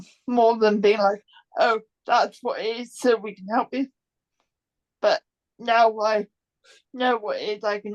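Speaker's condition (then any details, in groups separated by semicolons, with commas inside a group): Cerebral palsy; complex form, present from birth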